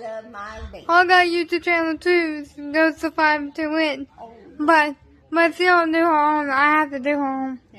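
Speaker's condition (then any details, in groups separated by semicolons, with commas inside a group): Cerebral palsy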